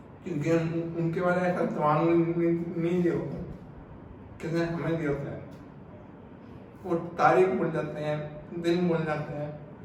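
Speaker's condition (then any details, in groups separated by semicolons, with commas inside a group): Cerebral palsy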